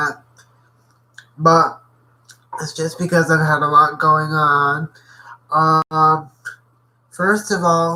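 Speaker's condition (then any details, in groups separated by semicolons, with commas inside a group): Cerebral palsy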